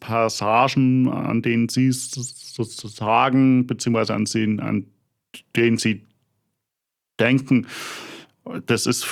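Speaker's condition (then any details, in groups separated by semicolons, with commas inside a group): Stuttering; choppy, repetitions, blocks, cannot coordinate speech components, body tenses during blocks, throat sometimes hurts, fluent when singing; repeated sounds, blocks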